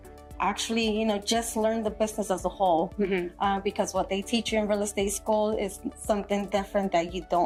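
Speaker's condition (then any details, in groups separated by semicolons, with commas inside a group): No condition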